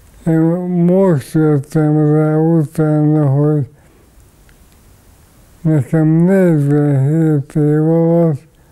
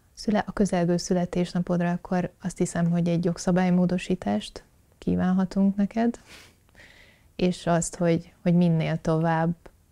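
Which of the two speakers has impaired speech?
The first: ALS; weakened after viral infection, leg discomfort, barely able to lift.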